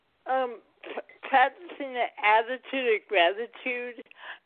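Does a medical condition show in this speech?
Yes: cerebral palsy, mild.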